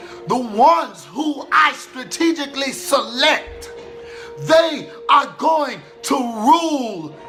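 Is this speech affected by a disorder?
No.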